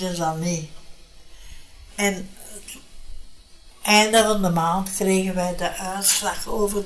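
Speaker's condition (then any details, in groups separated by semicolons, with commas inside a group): Brain hemorrhage; difficulty speaking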